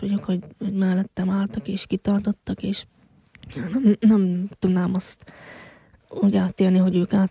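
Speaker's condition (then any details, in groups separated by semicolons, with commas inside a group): Hearing loss since birth; congenital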